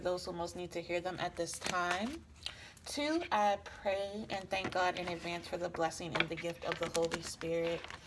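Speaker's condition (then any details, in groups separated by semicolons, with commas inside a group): No condition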